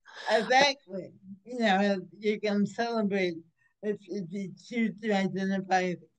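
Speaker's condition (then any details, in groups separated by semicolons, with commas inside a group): Cerebral palsy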